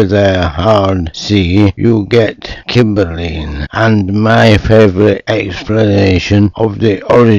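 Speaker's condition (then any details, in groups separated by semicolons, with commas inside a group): Motor neuron disease; mainly affects speech, slurred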